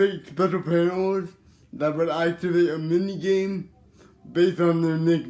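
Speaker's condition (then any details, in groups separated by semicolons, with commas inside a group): Cerebral palsy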